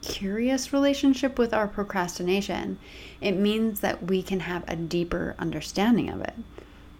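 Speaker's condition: No condition

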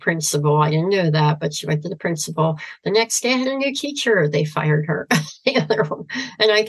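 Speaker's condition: Severe cleft palate, cleft lip and palate

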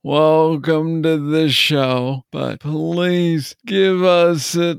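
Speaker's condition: Parkinson's disease; young onset

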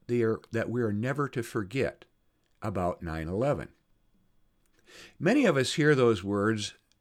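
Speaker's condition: No condition

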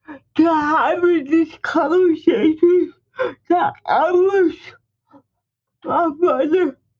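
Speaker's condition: Speech impairment; speech impairment audible to listeners

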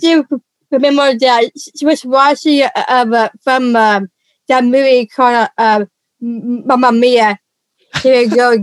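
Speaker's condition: Down syndrome; congenital

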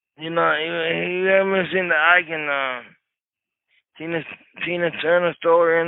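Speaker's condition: Cerebral palsy; wheelchair user

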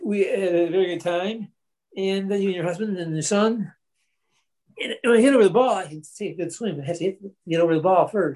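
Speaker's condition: Parkinson's disease; progressive Parkinson's, deep brain stimulation (DBS) surgery about 4 years after diagnosis; speech affected by Parkinson's and DBS surgery

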